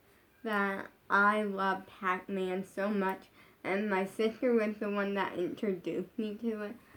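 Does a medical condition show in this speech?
Yes: brain injury.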